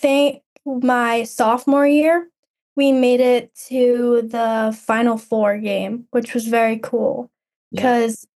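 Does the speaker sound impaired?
No.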